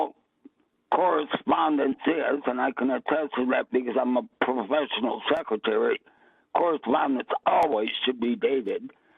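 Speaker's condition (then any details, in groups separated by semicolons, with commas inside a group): Vocal cord cancer; difficulty speaking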